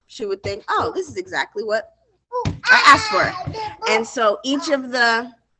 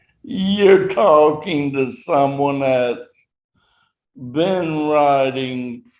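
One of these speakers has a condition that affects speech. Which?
The second: traumatic brain injury; 39 years since injury.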